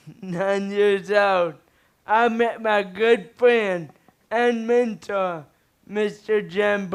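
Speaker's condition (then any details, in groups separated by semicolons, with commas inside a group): Cerebral palsy; speech slightly improved recently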